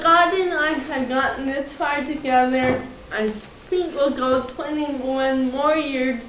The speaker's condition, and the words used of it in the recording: Cerebral palsy. I have slightly slurred speech, which you must have noticed by now.